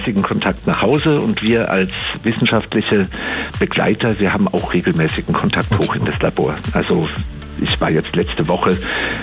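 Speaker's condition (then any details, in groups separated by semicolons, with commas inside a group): No condition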